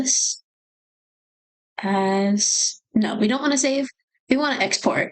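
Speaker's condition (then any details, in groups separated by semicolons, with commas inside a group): No condition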